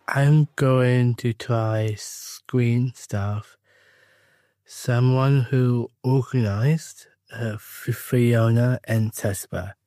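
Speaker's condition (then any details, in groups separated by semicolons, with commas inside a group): Down syndrome; age 21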